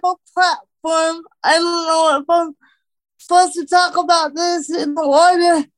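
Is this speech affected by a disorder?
Yes: cerebral palsy; some speech difficulty from oxygen loss.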